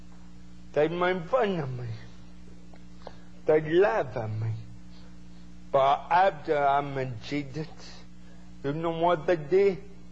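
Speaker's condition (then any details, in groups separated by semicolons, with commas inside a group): Cerebral palsy; born dead about 18 minutes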